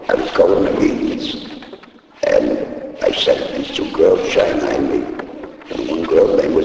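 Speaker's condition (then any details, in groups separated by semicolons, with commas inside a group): Laryngectomy; needs thumb to talk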